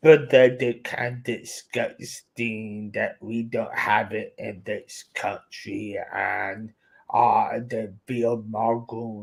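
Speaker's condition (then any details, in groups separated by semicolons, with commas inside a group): Cerebral palsy; affects speech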